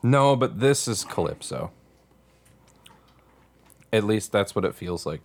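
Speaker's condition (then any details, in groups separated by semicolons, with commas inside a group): No condition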